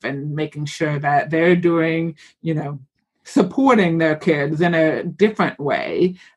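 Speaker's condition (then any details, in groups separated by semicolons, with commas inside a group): Hearing loss with cochlear implant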